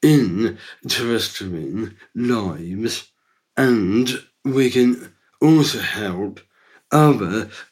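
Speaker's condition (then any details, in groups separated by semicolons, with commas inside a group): Down syndrome; from birth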